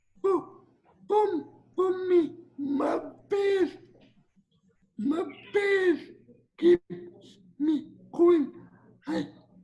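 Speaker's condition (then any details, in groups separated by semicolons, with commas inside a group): Cerebral palsy; speech a little different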